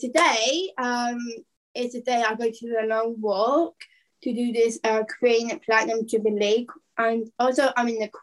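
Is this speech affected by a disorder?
Yes: Down syndrome; extra chromosome, 17 years old.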